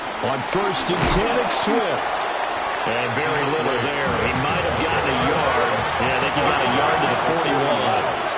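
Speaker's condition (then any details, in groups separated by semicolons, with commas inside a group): No condition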